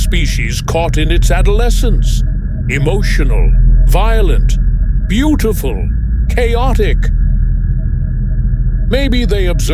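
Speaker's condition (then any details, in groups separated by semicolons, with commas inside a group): No condition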